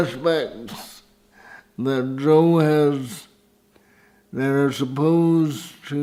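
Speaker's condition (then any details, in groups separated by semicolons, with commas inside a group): Cerebral palsy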